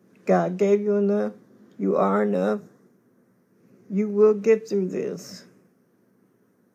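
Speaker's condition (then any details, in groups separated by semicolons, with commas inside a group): Cerebral palsy; scoliosis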